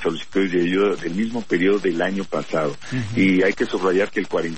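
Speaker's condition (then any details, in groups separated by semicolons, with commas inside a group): No condition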